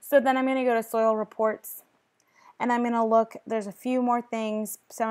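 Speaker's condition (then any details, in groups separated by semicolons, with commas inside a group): No condition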